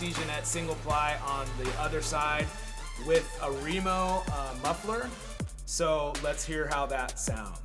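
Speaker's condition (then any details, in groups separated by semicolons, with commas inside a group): No condition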